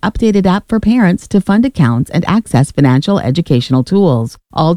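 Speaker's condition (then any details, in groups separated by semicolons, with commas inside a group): No condition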